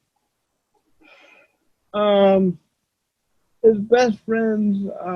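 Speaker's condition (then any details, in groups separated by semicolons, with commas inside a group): Cerebral palsy; erratic pitch, voice recognition often fails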